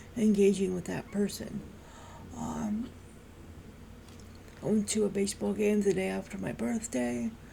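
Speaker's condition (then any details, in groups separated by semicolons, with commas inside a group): Cerebral palsy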